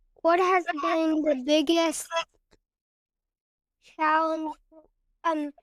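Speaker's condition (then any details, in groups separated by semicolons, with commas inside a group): Cerebral palsy; not in wheelchair; occupational, physical, speech and feeding therapy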